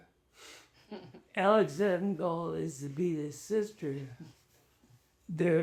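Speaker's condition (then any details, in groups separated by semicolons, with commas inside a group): ALS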